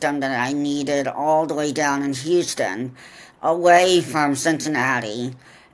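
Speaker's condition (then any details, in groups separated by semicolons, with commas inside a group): Profound deafness; congenital profound deafness, cochlear implants, attended Ohio Valley Voices school in southwest Ohio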